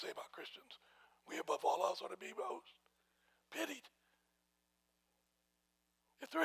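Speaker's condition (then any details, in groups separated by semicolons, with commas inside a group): No condition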